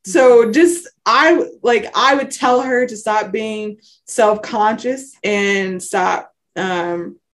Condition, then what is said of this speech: Stuttering. Like that's that's that's how free uh, that's how free, free frequent it it uh, is, and um, and it's just been that way my whole life.